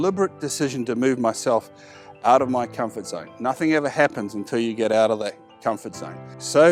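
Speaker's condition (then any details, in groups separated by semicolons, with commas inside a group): No condition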